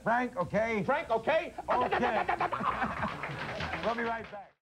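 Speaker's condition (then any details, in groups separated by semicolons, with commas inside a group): No condition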